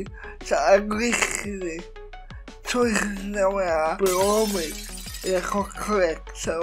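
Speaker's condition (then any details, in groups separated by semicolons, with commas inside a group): Cerebral palsy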